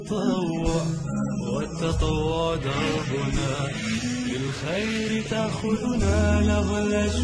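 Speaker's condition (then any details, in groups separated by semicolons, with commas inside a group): No condition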